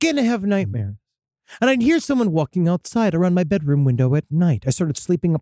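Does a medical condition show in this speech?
No.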